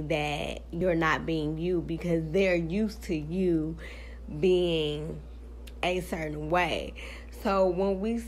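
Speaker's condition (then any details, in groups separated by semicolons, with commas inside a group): Cerebral palsy, spastic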